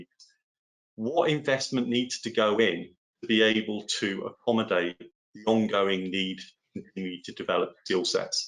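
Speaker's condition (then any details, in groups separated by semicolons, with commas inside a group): No condition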